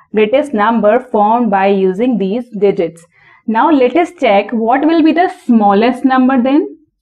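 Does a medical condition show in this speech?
No.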